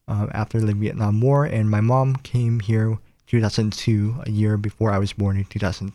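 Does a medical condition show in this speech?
Yes: cleft palate; nose and lip.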